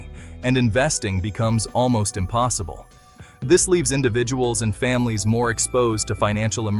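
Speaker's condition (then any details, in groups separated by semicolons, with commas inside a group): No condition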